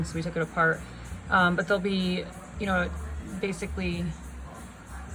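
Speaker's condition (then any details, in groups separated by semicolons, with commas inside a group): No condition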